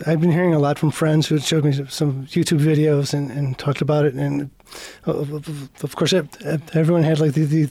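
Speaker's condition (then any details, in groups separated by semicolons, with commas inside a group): Parkinson's disease; Parkinson's disease diagnosed 17 years ago, progressive, affects walking, talking, swallowing and drinking; must think before talking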